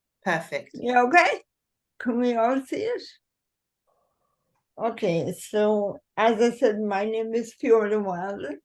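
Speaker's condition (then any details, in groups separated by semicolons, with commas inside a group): Cerebral palsy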